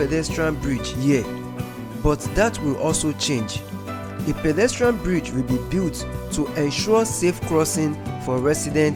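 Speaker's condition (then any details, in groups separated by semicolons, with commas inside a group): No condition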